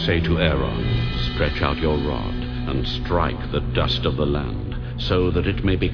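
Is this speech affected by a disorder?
No.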